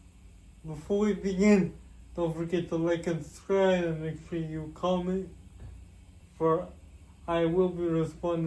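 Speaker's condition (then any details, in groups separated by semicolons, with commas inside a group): Cerebral palsy; with developmental delay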